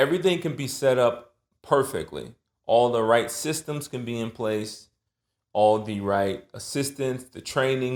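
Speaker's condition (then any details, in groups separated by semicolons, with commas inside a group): No condition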